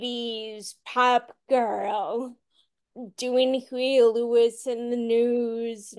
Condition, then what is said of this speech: Ataxia. So initially, I wanted to be a DJ or be a TV presenter, and my voice started getting worse.